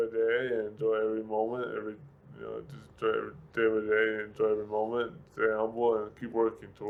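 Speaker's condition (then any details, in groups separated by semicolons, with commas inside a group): Severe brain injury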